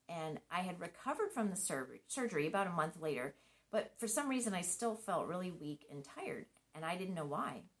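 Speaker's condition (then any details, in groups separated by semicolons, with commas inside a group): No condition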